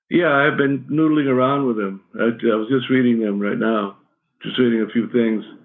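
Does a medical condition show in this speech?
Yes: Parkinson's; sometimes shaking, voice shakier than usual at recording.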